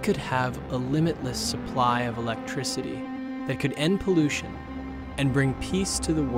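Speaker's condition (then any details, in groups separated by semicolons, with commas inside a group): No condition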